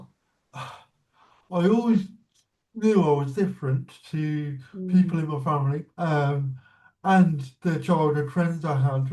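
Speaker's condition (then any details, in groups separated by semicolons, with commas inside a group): Cerebral palsy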